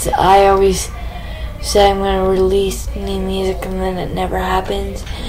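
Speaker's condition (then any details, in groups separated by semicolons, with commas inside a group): Cerebral palsy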